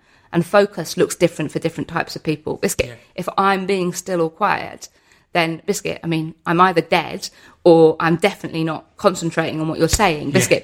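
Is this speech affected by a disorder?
Yes: Tourette's; vocal and motor tics, wheelchair user, tics vary unpredictably, worsen with heightened emotion; tics quite noticeable, frequent vocal tics throughout conversation; sausage, hedgehog, cats, beans, swearing and random phrases interrupting speech.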